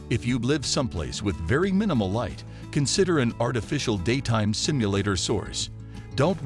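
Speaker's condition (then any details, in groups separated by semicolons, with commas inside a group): No condition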